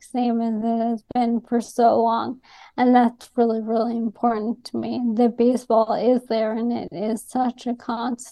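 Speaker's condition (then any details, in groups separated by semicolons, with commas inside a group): ALS; diagnosed within about past year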